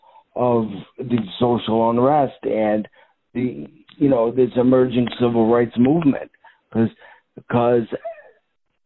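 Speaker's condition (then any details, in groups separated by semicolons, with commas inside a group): Cerebral palsy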